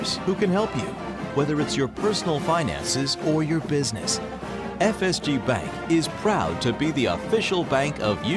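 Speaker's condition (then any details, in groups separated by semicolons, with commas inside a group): No condition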